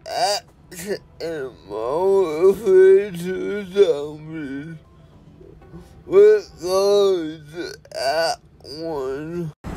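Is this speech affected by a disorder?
Yes: cerebral palsy; uses one hand.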